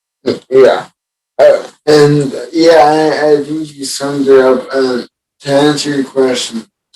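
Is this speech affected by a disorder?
Yes: cerebral palsy.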